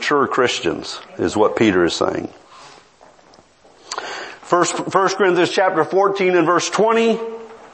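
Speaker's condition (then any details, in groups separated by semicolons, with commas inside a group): No condition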